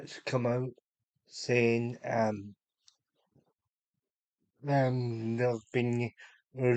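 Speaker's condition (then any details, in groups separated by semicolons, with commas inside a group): Cerebral palsy; unable to walk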